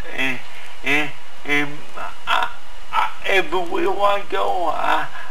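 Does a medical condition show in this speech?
Yes: cerebral palsy.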